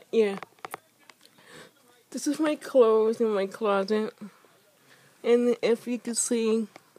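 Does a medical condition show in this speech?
Yes: speech impairment.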